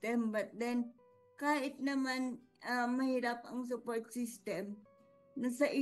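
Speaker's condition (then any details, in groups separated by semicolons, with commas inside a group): Cerebral palsy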